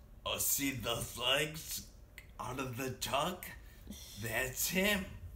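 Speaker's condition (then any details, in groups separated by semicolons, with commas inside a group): Traumatic brain injury; car accident at 28, multiple throat intubations; acquired at age 28 in car accident; speech difficulty from brain injury, throat pain when talking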